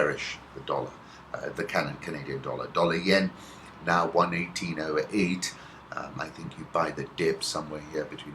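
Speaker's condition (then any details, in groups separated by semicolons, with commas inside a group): No condition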